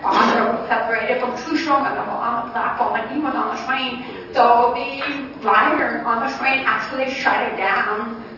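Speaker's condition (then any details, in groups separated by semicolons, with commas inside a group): Deafness; relies on train visual monitors, windows and doors for station information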